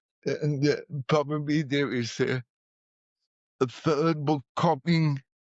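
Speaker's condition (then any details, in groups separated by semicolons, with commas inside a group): Cerebral palsy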